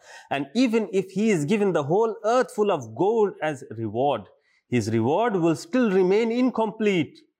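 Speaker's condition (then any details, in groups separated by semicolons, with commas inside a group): No condition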